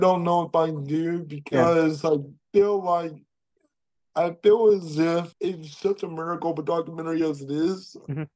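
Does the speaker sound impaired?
Yes: cerebral palsy; speech somewhat affected by cerebral palsy.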